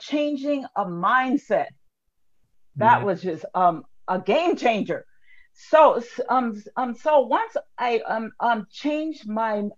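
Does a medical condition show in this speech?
Yes: stuttering; stuttering since childhood, over 60 years; age 67, recently took on a speech coach; still stutters; here prolonged sounds.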